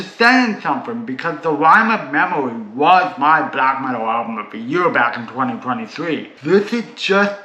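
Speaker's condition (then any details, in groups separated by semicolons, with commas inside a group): Cerebral palsy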